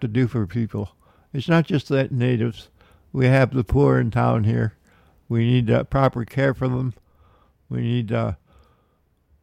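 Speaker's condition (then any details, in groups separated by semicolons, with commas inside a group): Parkinson's disease; man aged 73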